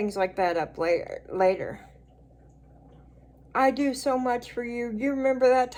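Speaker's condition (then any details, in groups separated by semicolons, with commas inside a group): Cerebral palsy; speech noticeably atypical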